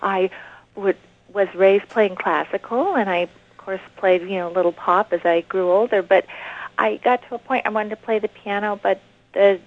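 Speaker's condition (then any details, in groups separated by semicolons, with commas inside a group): No condition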